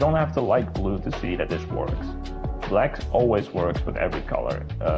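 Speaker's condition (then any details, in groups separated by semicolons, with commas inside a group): No condition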